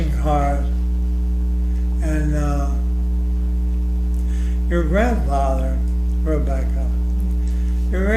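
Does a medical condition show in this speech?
Yes: ALS.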